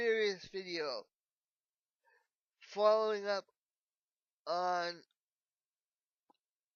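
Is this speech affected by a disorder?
Yes: cerebral palsy.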